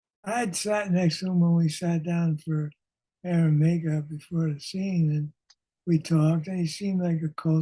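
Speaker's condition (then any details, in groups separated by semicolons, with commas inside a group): Parkinson's disease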